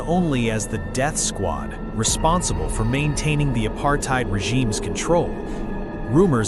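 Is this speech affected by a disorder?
No.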